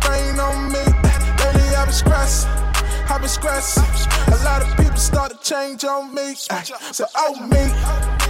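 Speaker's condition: No condition

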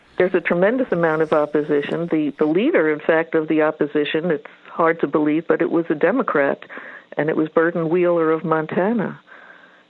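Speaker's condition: No condition

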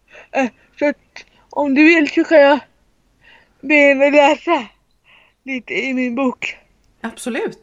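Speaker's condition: Cerebral palsy; severe, wheelchair user

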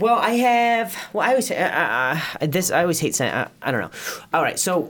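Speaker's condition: Stutter, acquired after concussion; from softball injury with concussion a few years ago; talks differently since concussion; blocks

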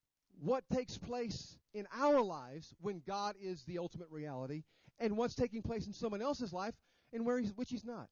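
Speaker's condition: No condition

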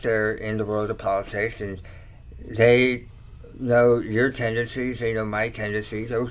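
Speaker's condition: Tongue cancer surgery; slight slur, talks okay

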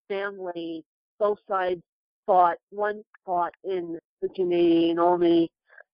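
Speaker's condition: Cerebral palsy; present from birth, lost ability to walk, near-fatal back operation in children's hospital left paralysis

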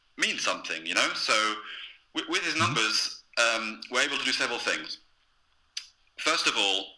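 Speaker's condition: No condition

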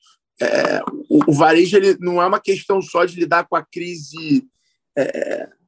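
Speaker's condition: No condition

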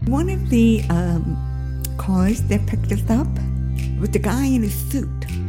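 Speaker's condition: Deafness

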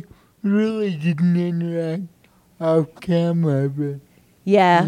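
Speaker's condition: Cerebral palsy; no medication

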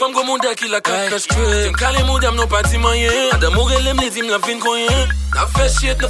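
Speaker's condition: No condition

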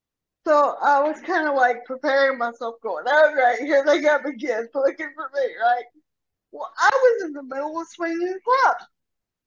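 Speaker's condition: Cerebral palsy; instability causing trips

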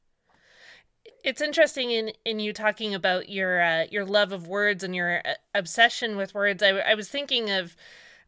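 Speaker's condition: No condition

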